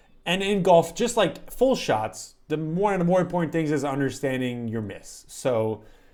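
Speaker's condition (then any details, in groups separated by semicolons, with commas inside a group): No condition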